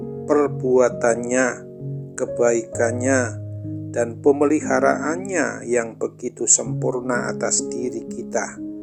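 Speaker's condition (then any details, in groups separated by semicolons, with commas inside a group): No condition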